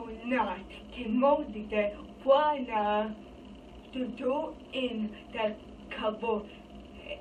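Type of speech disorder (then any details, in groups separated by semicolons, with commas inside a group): Apraxia of speech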